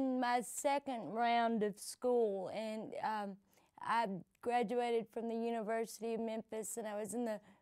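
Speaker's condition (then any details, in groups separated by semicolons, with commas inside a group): Cerebral palsy; from birth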